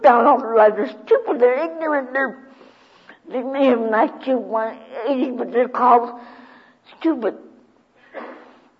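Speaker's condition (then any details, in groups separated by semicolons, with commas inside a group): Cerebral palsy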